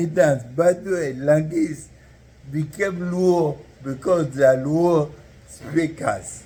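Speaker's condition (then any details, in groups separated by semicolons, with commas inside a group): Neurological disease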